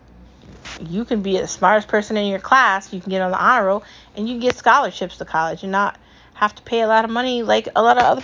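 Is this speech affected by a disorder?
No.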